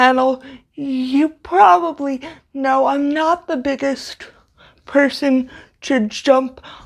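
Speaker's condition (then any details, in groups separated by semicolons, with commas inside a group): Cerebral palsy, severe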